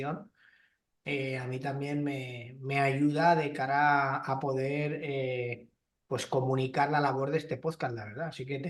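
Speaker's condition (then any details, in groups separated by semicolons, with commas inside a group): No condition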